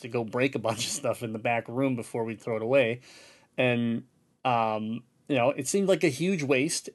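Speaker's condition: Cleft palate; congenital cleft palate

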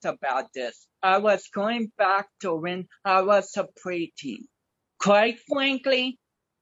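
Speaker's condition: Cerebral palsy; speech affected

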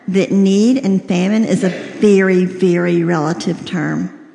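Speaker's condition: Cleft lip and palate, severe

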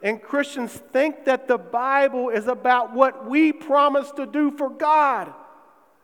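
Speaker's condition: No condition

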